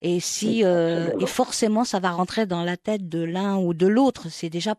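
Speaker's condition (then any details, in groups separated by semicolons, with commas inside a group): No condition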